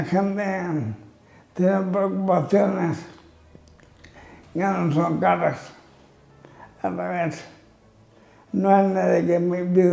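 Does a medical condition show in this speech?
Yes: amyotrophic lateral sclerosis (ela).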